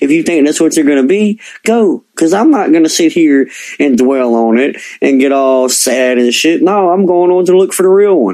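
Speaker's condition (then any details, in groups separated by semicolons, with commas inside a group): Cleft lip and palate; present from birth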